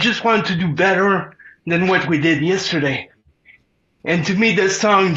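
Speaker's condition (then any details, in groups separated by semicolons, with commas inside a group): Cerebral palsy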